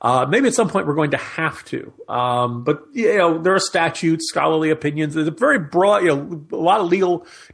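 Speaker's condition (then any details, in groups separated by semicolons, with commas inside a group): No condition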